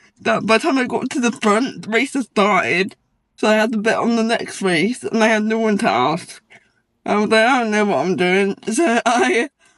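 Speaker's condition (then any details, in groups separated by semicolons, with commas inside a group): Cerebral palsy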